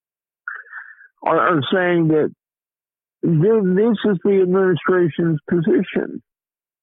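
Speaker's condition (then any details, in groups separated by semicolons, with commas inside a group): Cerebral palsy; diagnosed a few days after birth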